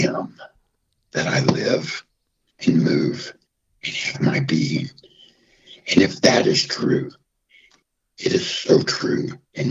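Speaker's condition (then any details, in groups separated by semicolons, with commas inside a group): Throat cancer, half voicebox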